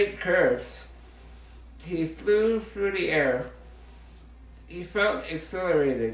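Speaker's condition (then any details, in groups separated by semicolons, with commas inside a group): Muscular dystrophy, Duchenne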